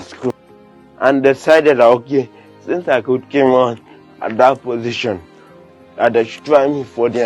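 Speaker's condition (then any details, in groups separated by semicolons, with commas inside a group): Cerebral palsy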